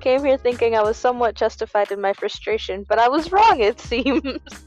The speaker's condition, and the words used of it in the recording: None; typical speech.